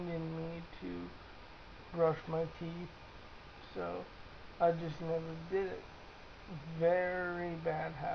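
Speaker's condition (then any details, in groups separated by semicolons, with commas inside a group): Cerebral palsy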